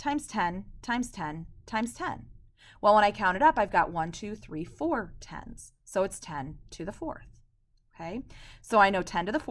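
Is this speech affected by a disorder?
No.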